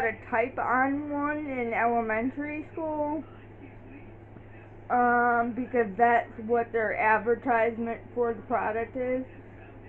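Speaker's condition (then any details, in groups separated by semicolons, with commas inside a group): Cerebral palsy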